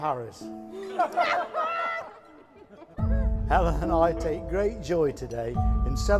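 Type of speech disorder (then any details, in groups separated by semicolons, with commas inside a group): None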